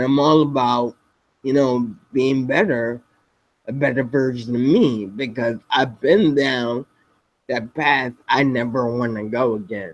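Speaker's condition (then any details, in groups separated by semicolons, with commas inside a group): Spinocerebellar ataxia type 7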